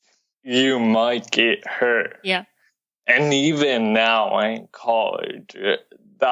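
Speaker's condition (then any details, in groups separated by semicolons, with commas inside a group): Cerebral palsy; from birth, diagnosed about age three, affects walking and running; mid-range severity, runs competitively; lifelong speech impediment, worked to reduce it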